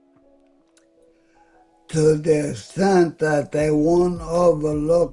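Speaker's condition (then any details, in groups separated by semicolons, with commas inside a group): ALS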